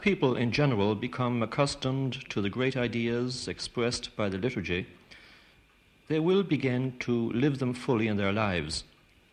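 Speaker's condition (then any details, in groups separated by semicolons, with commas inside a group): No condition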